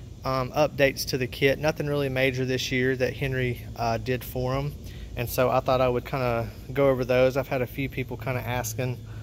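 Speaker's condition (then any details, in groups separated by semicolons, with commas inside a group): No condition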